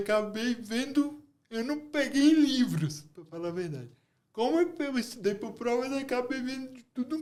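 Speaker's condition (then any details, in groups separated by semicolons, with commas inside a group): Cerebral palsy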